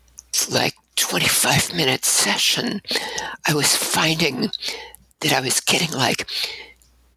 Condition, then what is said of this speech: Spasmodic dysphonia. And basically what that is, it's a voice disorder, and the form that I have, the vocal cords will open sort of when they feel like it, not necessarily when I want them to.